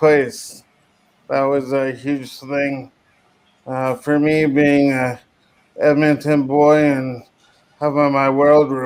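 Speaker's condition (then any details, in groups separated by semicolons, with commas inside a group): Cerebral palsy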